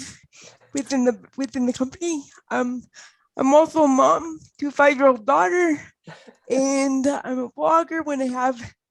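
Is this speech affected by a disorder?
Yes: cerebral palsy; mainly fine motor and speech.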